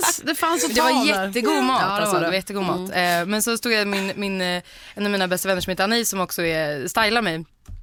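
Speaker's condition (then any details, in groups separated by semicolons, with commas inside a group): No condition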